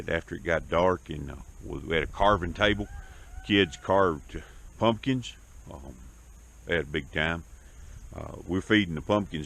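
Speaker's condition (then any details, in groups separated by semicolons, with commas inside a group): No condition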